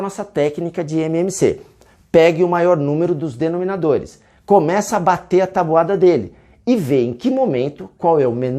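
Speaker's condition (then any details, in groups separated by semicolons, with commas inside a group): No condition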